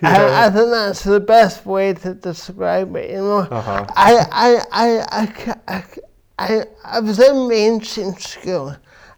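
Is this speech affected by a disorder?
Yes: cerebral palsy; affects verbal speech.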